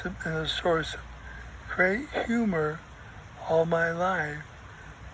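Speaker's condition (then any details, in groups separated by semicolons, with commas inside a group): ALS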